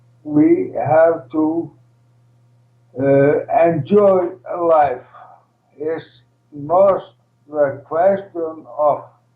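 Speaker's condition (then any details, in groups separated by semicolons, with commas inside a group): ALS, primary lateral sclerosis, PLS; least progressive form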